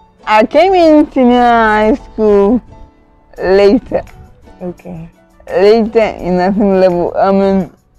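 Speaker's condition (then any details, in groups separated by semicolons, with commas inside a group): Cerebral palsy; at one point could not talk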